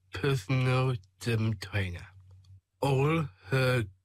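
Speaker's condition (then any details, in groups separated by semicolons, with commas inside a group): Down syndrome; 21 years old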